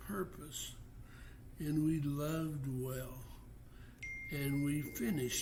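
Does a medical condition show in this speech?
Yes: Parkinson's disease; stage 3.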